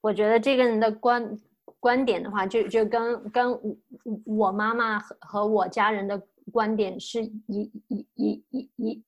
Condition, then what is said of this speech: Stuttering. 就觉得就是我怎么样连话都讲不好，这样的话就反而加重了我自己的口吃。